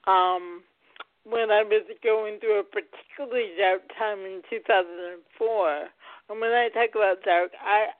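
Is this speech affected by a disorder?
Yes: cerebral palsy, mild; mildly affects speech, physical and occupational therapy from early life.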